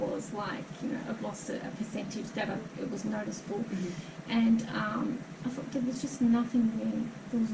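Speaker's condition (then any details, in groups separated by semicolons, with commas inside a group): No condition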